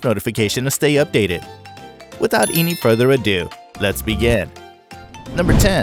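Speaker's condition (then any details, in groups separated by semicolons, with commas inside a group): No condition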